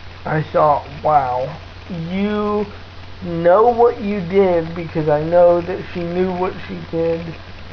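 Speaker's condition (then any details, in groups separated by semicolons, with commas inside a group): Cerebral palsy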